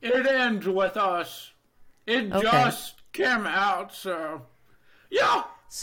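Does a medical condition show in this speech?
Yes: deafness, Neurofibromatosis Type 2; first half deaf, then 2 months of no hearing, then amplifier gave some hearing.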